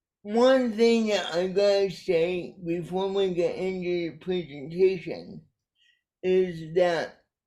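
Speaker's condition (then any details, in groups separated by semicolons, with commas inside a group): Cerebral palsy; caused by brainstem aneurysm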